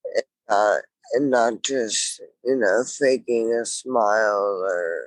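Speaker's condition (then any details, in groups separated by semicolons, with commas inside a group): Traumatic brain injury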